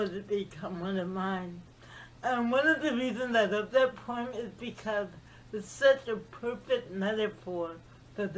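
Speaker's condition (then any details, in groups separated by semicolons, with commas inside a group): Cerebral palsy; diagnosed around age 2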